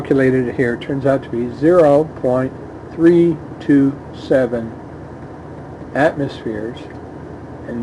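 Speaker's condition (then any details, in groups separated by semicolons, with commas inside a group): No condition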